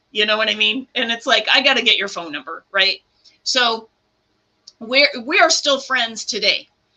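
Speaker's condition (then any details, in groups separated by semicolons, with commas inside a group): No condition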